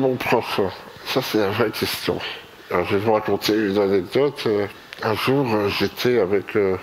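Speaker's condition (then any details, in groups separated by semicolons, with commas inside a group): Myopathy; caused tetraplegia, wheelchair user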